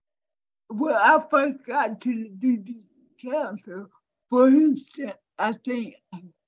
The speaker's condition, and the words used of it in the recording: Cerebral palsy. I go somewhere like to the restaurant, and they hear my voice, and I automatically ask my honey, what do I want to eat?